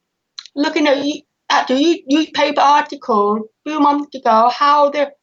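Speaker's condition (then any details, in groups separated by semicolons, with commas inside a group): Deafness with cochlear implant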